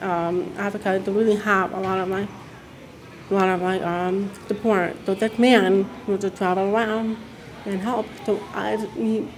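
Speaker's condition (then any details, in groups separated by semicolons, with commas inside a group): Deafness; hearing loss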